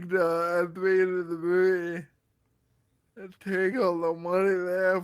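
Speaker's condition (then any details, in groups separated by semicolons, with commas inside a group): Friedreich's ataxia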